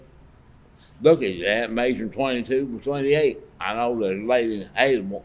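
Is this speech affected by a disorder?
Yes: Parkinson's.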